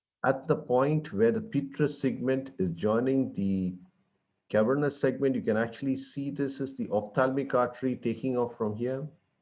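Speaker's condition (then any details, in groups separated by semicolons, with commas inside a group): No condition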